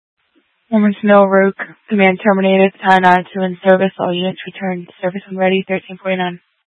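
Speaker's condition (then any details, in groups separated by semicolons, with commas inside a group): No condition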